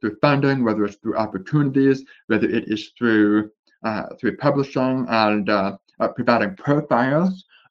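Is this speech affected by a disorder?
Yes: deafness with speech impediment; born deaf, years of speech therapy, cannot really hear voices in interviews.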